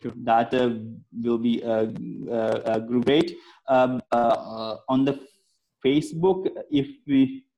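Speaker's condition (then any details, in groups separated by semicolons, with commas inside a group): Stammering; persistent stammering, practices speech techniques, PSF Toastmasters Club for stammerers; stumbles in speaking, amount varies, expresses self easily despite stammering; prolonged sounds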